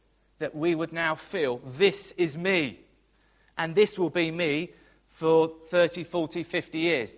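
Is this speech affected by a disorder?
No.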